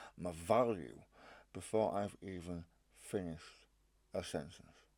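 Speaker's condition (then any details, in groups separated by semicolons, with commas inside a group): Stage 4 tongue cancer, hemiglossectomy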